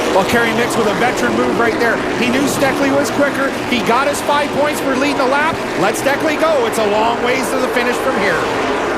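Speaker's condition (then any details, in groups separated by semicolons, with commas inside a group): No condition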